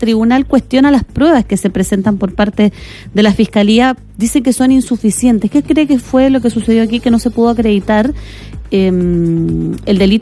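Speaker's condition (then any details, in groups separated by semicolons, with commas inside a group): No condition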